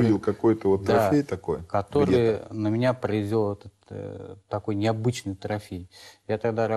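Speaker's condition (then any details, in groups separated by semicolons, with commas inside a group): No condition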